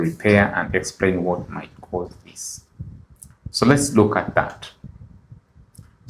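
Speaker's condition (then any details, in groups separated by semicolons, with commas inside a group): No condition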